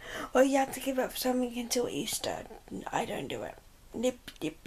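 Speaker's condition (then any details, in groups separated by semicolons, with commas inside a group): Cerebral palsy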